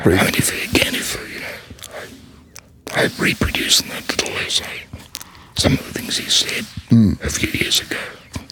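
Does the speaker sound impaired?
Yes: laryngectomy, voice prosthesis; very quiet, odd manner of speaking, fluent in paragraphs since start of speech therapy.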